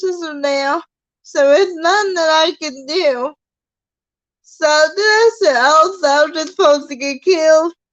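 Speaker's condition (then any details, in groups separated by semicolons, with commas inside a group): Cerebral palsy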